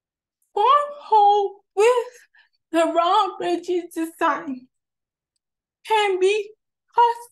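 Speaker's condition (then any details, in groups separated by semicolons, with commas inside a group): Cerebral palsy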